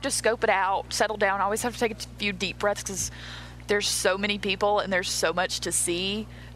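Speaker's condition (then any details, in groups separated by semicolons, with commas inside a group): No condition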